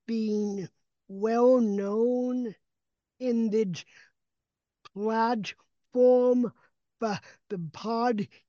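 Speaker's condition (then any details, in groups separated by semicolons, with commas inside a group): Cerebral palsy; developmental disability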